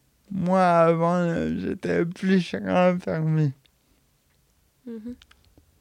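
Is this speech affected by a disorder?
Yes: cerebral palsy; since birth, unable to walk, personal helper comes, respite house since age 8 or 9.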